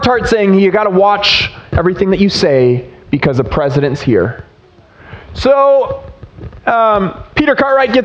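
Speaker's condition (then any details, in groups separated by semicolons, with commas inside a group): No condition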